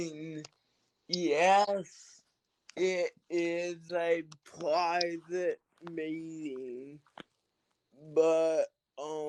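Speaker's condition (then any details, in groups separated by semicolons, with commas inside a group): Cerebral palsy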